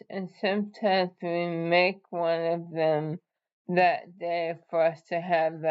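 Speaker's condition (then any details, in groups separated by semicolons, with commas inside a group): ALS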